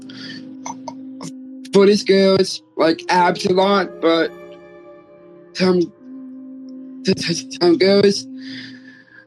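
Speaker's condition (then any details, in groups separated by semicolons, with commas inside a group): Down syndrome; age 20; a little hard to understand at first, voice sounds different from other artists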